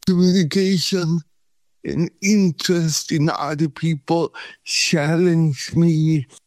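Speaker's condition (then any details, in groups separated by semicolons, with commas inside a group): Cerebral palsy; from birth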